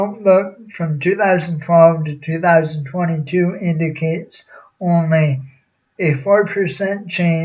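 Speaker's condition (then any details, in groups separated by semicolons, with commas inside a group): Cerebral palsy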